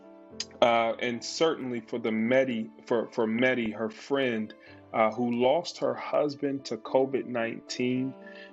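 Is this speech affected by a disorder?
No.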